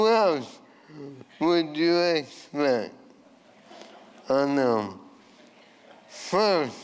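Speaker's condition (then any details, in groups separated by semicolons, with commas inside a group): ALS; voice changed from earlier resonant voice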